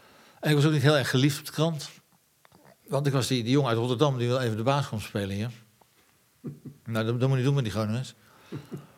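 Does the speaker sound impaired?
Yes: Parkinson's disease; progressive incurable Parkinson's disease, diagnosed years ago, already ill before diagnosis, 50% dementia risk, heading toward invalidity; pain, abdominal pain from constipation, fatigue, unsteady, falls including off bicycle, reading own book aloud beyond strength; speaks with difficulty, half purely Parkinson motor problem, emotional tearfulness partly from disease.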